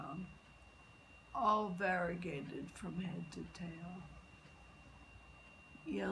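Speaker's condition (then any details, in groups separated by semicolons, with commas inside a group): Multiple sclerosis; legs and arms affected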